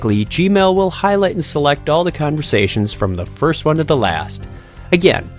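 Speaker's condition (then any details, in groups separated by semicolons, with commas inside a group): No condition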